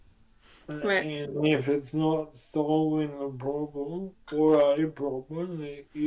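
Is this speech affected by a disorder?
Yes: cerebral palsy.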